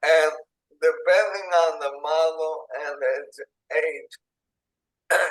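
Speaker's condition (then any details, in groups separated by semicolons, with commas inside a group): ALS, speech-generating device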